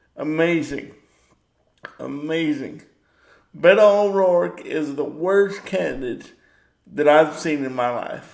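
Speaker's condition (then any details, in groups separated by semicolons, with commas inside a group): Cerebral palsy; power wheelchair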